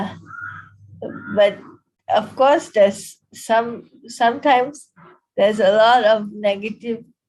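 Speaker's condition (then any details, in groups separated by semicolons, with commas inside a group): Cerebral palsy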